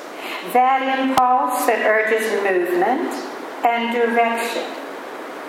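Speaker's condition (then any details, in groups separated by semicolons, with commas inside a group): No condition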